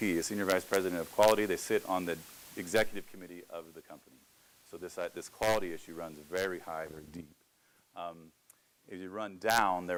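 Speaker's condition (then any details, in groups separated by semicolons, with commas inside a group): No condition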